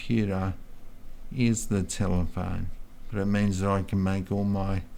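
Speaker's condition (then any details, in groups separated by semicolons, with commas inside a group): Multiple sclerosis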